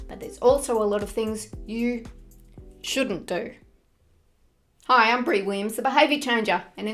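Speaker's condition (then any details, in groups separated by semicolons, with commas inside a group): No condition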